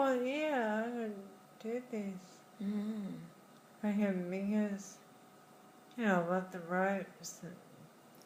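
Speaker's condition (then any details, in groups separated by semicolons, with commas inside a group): Friedreich's ataxia; diagnosed in childhood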